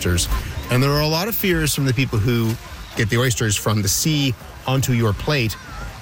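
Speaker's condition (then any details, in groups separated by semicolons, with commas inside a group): No condition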